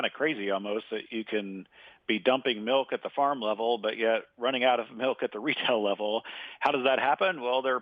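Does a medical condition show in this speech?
No.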